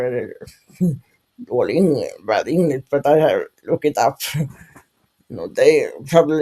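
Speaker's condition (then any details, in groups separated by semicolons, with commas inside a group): Dystonia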